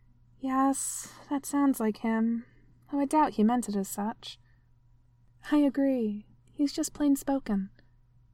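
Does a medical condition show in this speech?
No.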